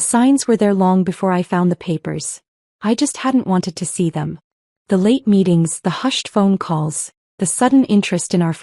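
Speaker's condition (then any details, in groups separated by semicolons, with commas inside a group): No condition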